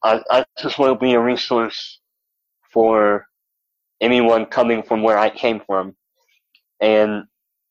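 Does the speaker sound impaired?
Yes: cleft lip and palate; malformed legs.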